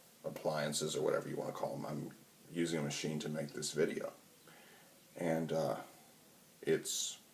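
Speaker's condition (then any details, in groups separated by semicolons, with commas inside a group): No condition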